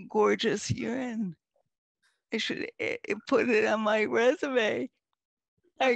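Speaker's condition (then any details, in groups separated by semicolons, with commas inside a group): Multiple sclerosis; quadriplegic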